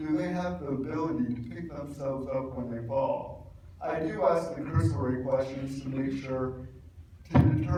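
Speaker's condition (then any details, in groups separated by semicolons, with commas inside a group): Cerebral palsy; from birth, affects walking; could not really talk until age 12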